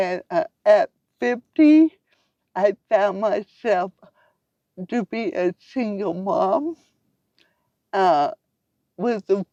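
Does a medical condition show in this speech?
Yes: cerebral palsy; from birth.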